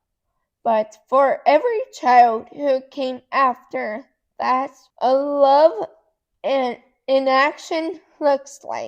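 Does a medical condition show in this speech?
Yes: cerebral palsy; affects muscles.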